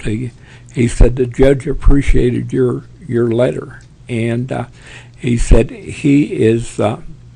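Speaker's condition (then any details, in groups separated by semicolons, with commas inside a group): Parkinson's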